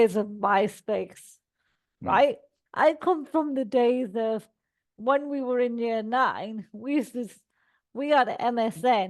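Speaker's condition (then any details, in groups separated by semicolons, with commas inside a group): Cerebral palsy; all four limbs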